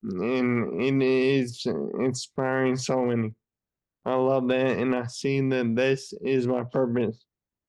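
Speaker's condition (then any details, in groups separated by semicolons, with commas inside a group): Friedreich's ataxia; still progressing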